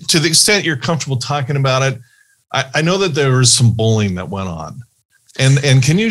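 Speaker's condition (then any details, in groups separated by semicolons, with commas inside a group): No condition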